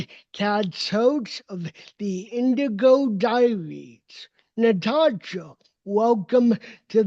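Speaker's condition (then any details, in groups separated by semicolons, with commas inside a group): Cerebral palsy; uses walker and wheelchair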